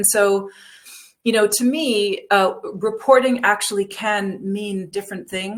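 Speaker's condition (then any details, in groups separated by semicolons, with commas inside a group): No condition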